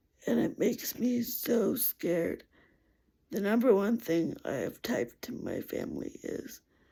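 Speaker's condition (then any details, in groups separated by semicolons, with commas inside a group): Cerebral palsy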